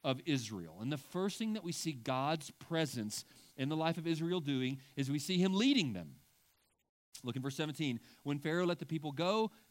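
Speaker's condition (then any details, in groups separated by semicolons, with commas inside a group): No condition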